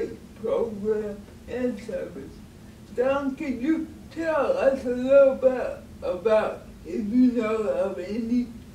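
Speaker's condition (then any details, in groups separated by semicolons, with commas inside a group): Cerebral palsy; speech impairment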